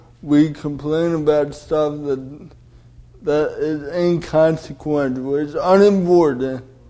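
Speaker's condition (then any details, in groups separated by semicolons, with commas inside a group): Cerebral palsy; delayed development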